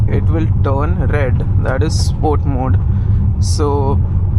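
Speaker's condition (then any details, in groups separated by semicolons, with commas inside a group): No condition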